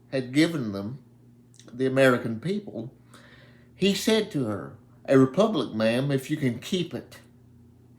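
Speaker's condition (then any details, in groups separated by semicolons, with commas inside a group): Cerebral palsy; uses wheelchair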